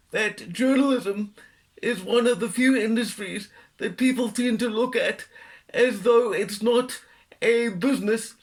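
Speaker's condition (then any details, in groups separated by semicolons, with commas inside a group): Quadriplegic cerebral palsy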